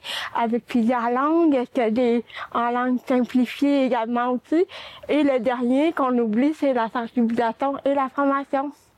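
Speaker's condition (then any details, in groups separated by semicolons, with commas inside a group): Cerebral palsy; hearing problem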